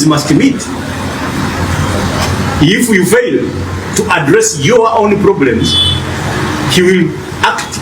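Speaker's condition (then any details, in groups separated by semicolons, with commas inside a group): No condition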